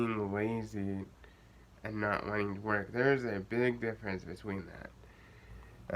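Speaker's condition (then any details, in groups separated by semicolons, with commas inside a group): Cerebral palsy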